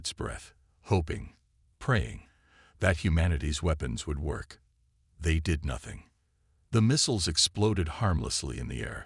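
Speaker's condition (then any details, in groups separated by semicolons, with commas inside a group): No condition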